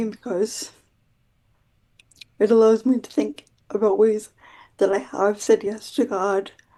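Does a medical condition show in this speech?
Yes: quadriplegic cerebral palsy.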